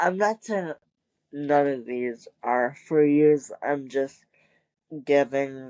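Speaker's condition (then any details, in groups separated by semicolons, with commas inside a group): Cerebral palsy; wheelchair user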